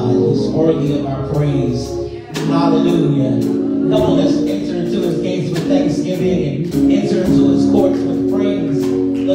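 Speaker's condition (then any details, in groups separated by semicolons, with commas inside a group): No condition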